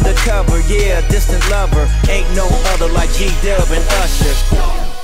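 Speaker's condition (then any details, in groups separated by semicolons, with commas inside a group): No condition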